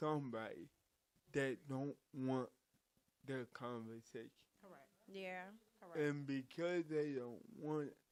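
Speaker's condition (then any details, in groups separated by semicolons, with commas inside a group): Cerebral palsy; from birth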